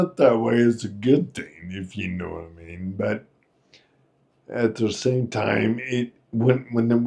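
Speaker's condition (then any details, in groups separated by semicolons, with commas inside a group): Friedreich's ataxia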